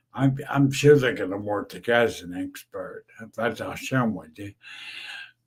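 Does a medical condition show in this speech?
Yes: brain injury.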